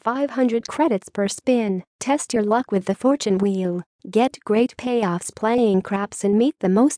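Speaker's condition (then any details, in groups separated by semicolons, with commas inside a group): No condition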